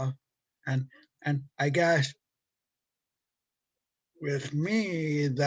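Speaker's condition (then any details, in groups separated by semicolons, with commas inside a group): Stutter from brain injury; mild cerebral palsy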